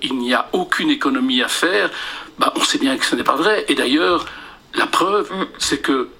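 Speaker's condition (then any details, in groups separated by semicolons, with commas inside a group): No condition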